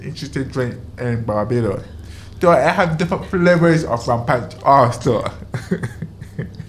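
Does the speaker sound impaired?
Yes: deafness, deaf in one ear from birth, other ear from age 18; born deaf in one ear; relies on lip reading, difficulty following very fast or very slow speech; has speech, had speech therapy.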